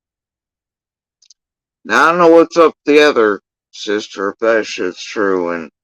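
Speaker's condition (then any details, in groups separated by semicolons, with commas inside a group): Facial paralysis after surgery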